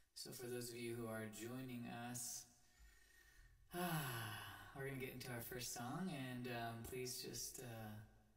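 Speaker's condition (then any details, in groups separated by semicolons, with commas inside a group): No condition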